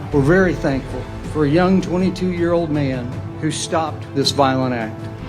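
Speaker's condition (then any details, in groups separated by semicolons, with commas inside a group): No condition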